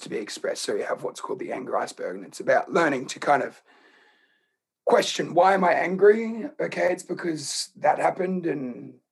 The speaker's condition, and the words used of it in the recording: Throat cancer. Find it hard to project my voice and stuff these days.